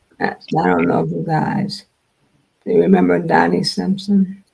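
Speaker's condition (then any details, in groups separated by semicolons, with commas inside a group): Multiple sclerosis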